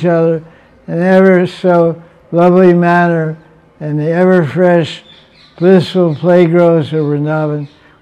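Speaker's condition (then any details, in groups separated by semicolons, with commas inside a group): Deafness; reads translations aloud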